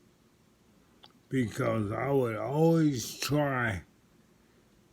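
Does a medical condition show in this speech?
Yes: multiple sclerosis.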